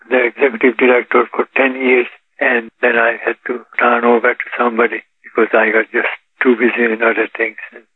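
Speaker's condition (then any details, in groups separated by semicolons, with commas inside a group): Parkinson's disease; age 84, symptoms not detectable by others, daily yoga (teaches 2 hours, practices 1 hour), walks 3 miles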